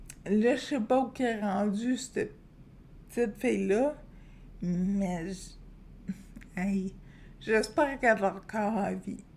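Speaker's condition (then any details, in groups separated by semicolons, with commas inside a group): Friedreich's ataxia; degenerative neuromuscular disease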